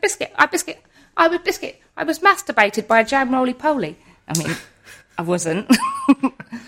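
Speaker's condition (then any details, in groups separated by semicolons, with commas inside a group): Tourette's syndrome; hedgehog, sausage, cats interrupting speech, worse with heightened emotion, fluctuates unpredictably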